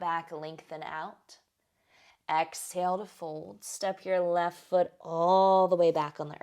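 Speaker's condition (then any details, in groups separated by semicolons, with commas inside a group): No condition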